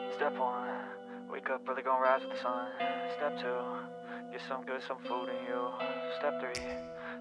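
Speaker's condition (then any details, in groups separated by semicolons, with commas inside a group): No condition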